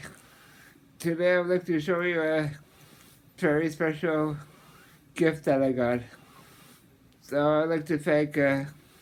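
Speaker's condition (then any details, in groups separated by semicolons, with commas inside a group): Muscular dystrophy, Duchenne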